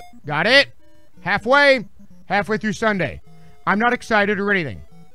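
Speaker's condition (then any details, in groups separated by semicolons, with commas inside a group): No condition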